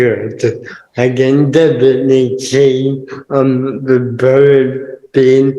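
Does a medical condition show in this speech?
Yes: cerebral palsy; permanent wheelchair user.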